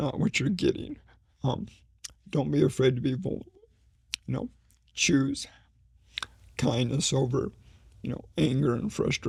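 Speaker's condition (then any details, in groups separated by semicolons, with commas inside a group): ALS; needs voice rest during conversation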